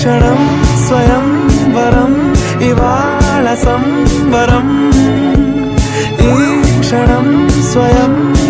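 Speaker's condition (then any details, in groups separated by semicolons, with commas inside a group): No condition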